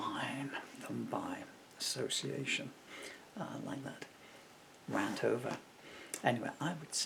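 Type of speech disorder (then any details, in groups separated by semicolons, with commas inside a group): Bulbar dysarthria; progressive bulbar palsy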